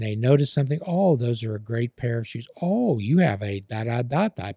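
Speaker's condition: No condition

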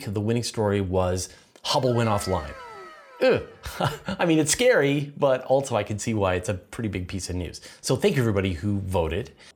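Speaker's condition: No condition

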